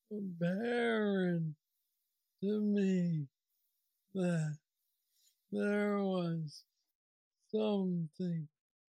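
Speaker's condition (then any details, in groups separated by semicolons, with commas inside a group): Parkinson's disease; most aggressive form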